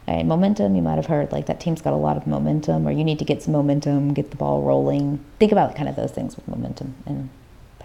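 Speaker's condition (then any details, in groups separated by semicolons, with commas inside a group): No condition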